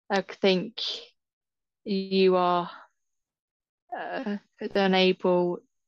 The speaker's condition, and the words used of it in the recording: Stuttering. Annoyed with myself because the words don't come out, or I'm just like or I'm really tired, and my stammer is then worse.